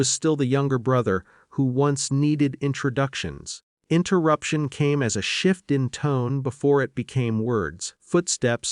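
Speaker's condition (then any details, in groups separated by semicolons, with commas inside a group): No condition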